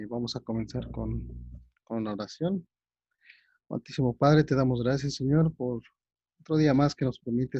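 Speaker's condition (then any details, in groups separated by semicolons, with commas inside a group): No condition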